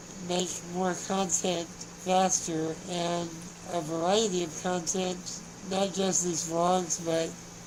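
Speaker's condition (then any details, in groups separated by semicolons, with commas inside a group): Spinal muscular atrophy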